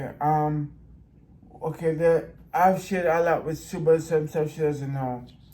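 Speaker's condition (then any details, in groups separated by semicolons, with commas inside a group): Brain injury; in brain injury rehab facility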